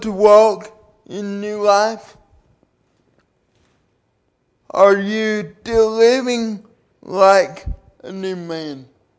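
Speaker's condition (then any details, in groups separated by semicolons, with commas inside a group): Cerebral palsy; due to birth complications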